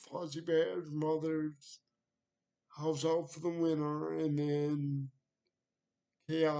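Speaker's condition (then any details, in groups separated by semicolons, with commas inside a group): Cerebral palsy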